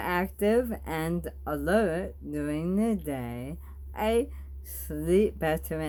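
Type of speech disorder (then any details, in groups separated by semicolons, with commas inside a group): Bulbar dysarthria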